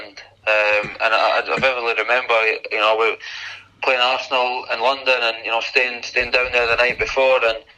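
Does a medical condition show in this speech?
No.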